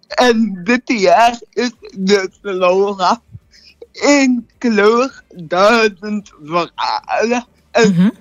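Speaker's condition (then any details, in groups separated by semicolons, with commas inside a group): Cerebral palsy; neurological brain injury around time of birth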